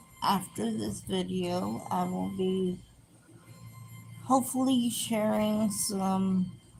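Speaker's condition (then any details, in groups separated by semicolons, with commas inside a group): Cerebral palsy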